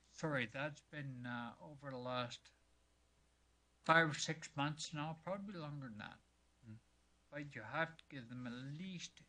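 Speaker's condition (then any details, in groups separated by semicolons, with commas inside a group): Multiple sclerosis; affecting speech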